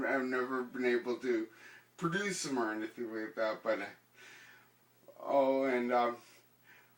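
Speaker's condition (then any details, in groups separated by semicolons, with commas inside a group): Ataxia; progressive degenerative, affects walking; slow speech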